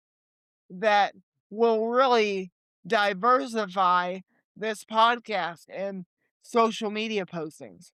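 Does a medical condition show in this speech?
Yes: cerebral palsy; limited mobility, legs.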